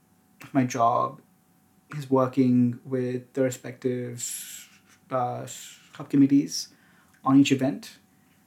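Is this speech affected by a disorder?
Yes: stutter; onset at age 3; here prolonged sounds, blocks.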